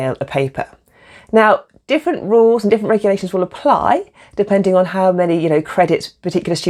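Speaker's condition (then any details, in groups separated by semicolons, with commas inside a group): No condition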